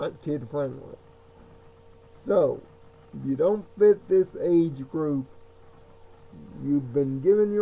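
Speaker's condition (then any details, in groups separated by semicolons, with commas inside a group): Cerebral palsy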